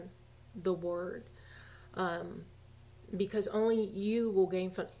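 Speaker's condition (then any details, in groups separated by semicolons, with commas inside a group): No condition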